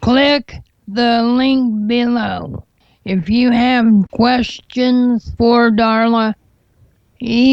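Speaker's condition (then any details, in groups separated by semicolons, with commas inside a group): Cerebral palsy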